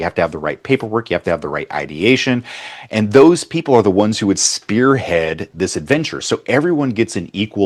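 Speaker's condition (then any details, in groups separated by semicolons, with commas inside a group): No condition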